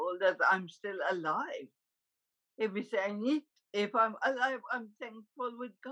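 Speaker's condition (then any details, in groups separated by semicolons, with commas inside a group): Huntington's disease; confirmed by genetic test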